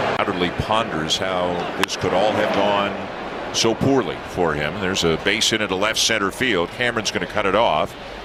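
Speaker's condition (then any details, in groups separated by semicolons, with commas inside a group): No condition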